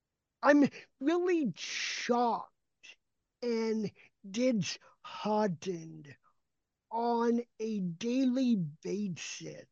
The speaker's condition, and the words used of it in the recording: Cerebral palsy. I'm listening to your voice right now, and your voice is very, I like your voice.